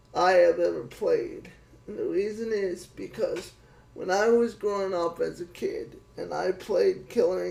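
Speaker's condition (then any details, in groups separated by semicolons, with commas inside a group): Cerebral palsy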